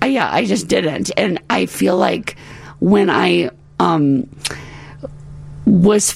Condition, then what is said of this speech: Vocal cord paralysis. Yes, I have a paralyzed vocal cord and there's some residual issues, but I mean, I'm pretty great.